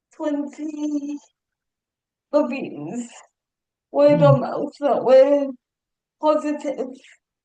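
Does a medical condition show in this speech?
Yes: cerebral palsy.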